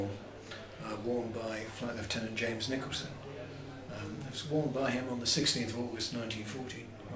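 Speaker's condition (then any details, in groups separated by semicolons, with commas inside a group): No condition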